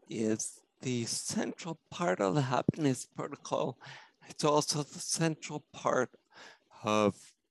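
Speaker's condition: Spinocerebellar ataxia; genetic cause

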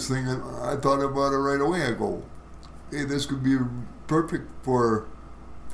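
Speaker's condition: Cerebral palsy; cerebral palsy since birth

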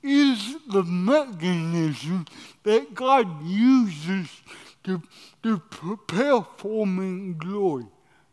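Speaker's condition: Cerebral palsy; cerebral palsy from birth at St. Edward's (now Mercy Hospital), doctors predicted no walking or talking

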